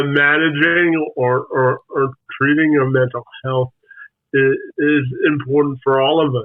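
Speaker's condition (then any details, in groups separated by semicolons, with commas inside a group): Spastic quadriplegic cerebral palsy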